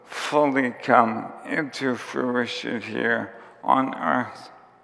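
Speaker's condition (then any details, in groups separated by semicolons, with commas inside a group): ALS; symptoms began about four years before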